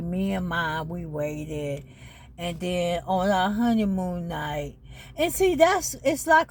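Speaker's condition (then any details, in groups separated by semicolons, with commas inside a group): ALS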